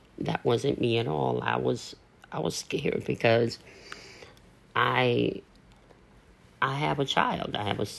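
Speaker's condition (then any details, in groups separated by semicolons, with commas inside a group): Cleft lip and palate; cleft lip and palate partly affects how speech sounds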